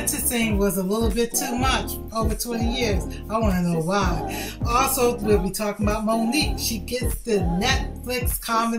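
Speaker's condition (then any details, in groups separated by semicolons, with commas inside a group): No condition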